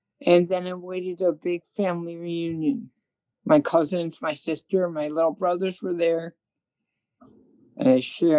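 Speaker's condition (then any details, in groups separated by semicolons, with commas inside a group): Cerebral palsy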